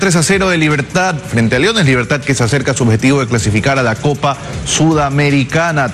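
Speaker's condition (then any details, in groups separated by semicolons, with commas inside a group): No condition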